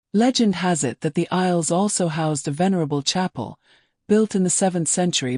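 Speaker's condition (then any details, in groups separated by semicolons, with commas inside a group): No condition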